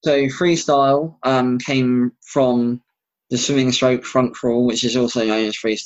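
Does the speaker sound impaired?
Yes: bilateral cleft lip and palate; congenital, severe, found at birth, over 30 operations, surgeries repeated 3-4 times, many grommets, bleeding ear infections, very poor childhood hearing; relearned speech after each palate surgery, practiced alphabet.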